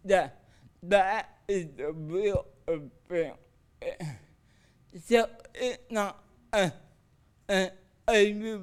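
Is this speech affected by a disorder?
Yes: cerebral palsy.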